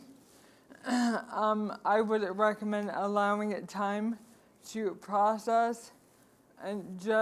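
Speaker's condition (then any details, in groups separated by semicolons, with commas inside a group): ALS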